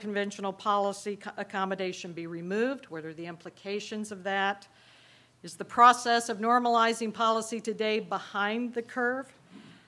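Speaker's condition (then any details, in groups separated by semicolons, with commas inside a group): No condition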